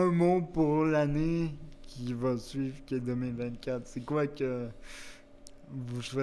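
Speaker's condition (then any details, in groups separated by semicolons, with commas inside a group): Cerebral palsy; wheelchair use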